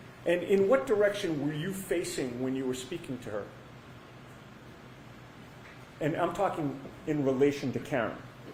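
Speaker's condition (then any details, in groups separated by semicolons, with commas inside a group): No condition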